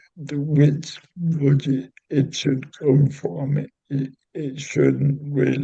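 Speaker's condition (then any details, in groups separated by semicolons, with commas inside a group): Cerebral palsy; intrathecal baclofen pump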